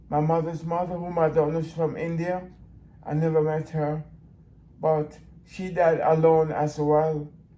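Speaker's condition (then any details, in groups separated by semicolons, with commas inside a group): Brain injury; in brain injury rehab facility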